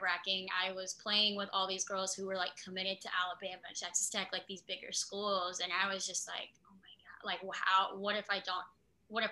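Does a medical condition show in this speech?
Yes: cleft lip and palate; speech returned faster than other abilities.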